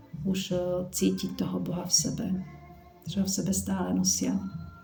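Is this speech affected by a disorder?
No.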